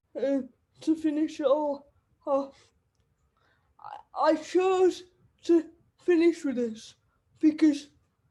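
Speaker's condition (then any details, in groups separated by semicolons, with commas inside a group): Cerebral palsy; wheelchair user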